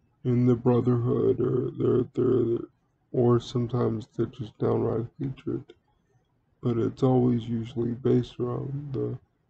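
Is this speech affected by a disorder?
Yes: cerebral palsy; speaks relatively well.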